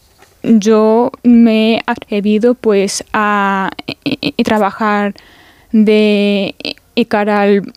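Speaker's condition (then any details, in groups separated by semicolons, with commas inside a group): Stuttering (disfemia); since childhood, persisting at least since age 12, told at 12 nothing more could be done, worse in adolescence; prolonged sounds, blocks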